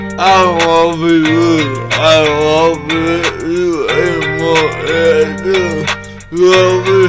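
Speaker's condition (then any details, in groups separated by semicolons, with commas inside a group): Cerebral palsy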